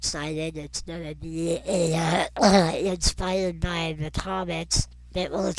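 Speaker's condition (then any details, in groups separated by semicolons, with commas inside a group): Non-progressive muscular dystrophy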